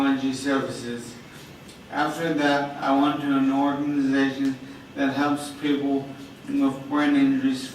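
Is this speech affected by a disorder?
Yes: traumatic brain injury; hit while cycling.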